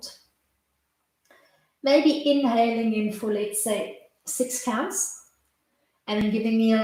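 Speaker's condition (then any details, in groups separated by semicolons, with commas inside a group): No condition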